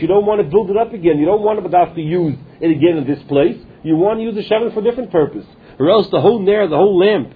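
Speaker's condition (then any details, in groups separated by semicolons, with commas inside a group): No condition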